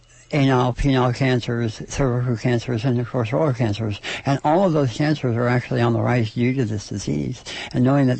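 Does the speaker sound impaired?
Yes: oral cancer surgery; stage 4 oral cancer at 33, right half of face removed and rebuilt, half jaw replaced with fibula; five-year survivor, over 40 neck lymph nodes removed, after radiation and chemotherapy.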